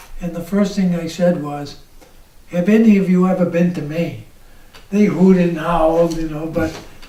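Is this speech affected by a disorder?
Yes: ALS.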